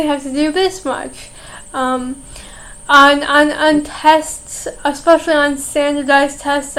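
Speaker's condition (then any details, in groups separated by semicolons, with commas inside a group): Cerebral palsy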